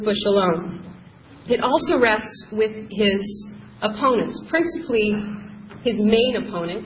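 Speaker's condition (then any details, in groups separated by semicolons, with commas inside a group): No condition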